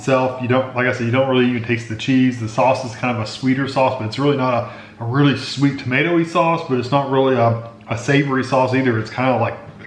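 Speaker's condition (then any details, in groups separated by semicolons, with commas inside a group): No condition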